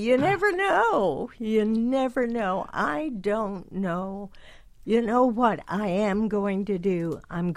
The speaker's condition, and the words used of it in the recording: Spasmodic dysphonia. But thankfully, listeners have stayed with me all these years despite not having your smooth, dulcet tones.